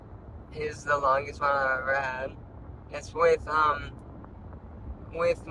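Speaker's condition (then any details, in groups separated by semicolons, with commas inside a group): Traumatic brain injury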